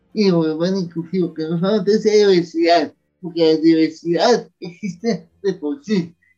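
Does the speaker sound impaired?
Yes: cerebral palsy; speech difficulty, noted as a hurdle for work as lecturer.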